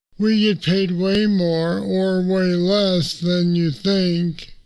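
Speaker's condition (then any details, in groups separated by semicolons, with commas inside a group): Parkinson's disease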